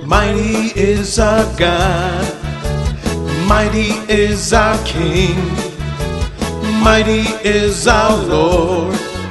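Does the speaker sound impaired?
No.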